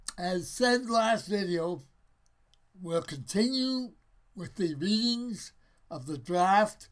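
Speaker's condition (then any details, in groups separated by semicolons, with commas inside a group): Parkinson's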